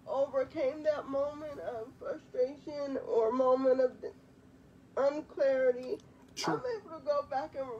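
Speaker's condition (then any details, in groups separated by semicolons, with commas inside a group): Quadriplegic cerebral palsy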